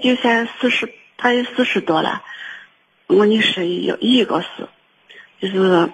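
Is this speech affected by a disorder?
No.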